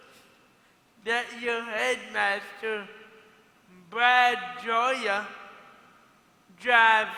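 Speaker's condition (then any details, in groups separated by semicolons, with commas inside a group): Cerebral palsy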